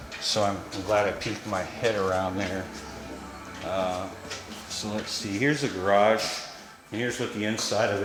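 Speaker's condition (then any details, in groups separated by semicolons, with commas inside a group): No condition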